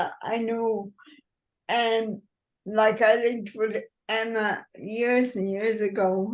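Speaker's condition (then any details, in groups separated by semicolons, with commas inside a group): Cerebral palsy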